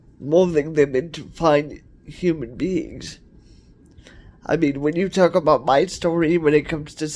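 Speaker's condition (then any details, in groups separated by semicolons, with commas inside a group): Cerebral palsy; cerebral palsy, wheelchair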